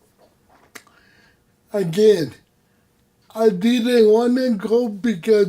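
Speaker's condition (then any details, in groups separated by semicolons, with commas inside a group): Cerebral palsy; no voice control, unusual voice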